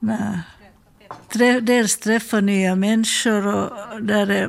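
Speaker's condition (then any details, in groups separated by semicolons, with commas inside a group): Parkinson's disease; slightly shaky, very clumsy fumbling hands; hands too clumsy for fine ceramic work, makes only small bowls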